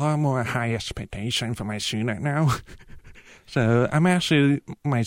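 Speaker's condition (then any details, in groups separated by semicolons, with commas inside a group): Profound deafness; uses cochlear implants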